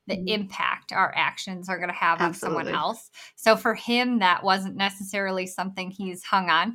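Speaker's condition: Bilateral cleft lip and palate; congenital

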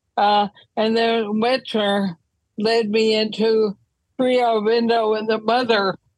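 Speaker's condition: ALS; wheelchair use when traveling

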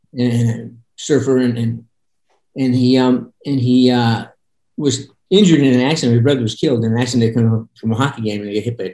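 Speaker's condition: Parkinson's; voice sometimes monotone

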